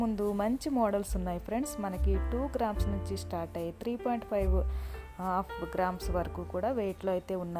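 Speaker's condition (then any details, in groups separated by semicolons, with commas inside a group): No condition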